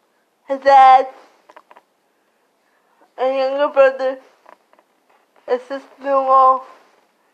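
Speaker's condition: Cerebral palsy; slurred speech

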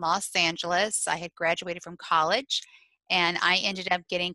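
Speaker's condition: No condition

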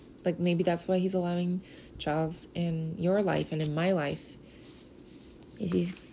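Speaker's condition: No condition

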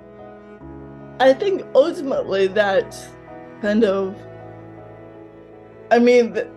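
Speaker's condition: Cerebral palsy, mild

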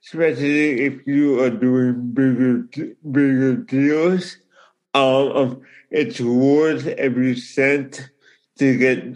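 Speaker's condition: Cerebral palsy

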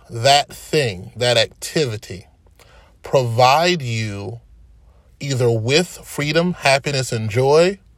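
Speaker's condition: No condition

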